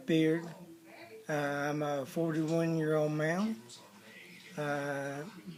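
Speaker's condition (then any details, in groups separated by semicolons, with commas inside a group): ALS, bulbar onset; onset slurred speech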